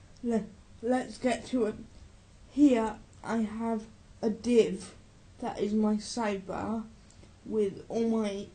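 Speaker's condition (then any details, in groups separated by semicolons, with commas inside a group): Cerebral palsy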